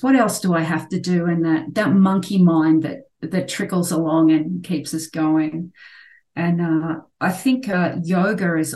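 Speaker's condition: No condition

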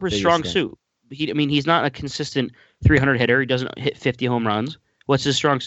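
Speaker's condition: No condition

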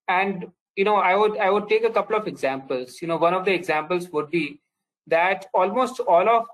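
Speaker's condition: No condition

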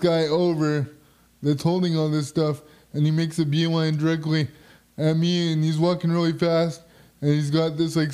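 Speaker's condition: Quad spastic cerebral palsy, spastic quadriplegic

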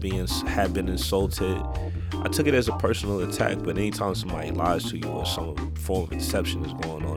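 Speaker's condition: No condition

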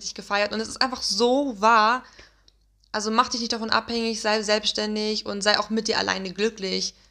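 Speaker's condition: No condition

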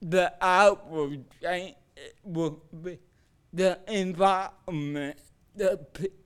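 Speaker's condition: Cerebral palsy

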